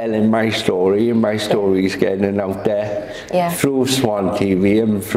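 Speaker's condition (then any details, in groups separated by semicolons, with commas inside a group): Cerebral palsy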